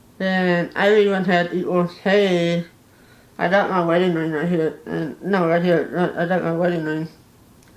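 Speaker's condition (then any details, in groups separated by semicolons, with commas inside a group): Facial paralysis; does not talk plainly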